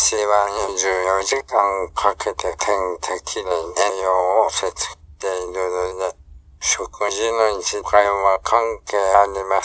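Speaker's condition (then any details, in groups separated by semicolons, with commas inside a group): ALS, speech-generating device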